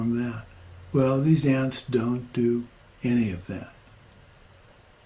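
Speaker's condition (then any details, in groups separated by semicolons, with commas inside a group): Parkinson's; progressing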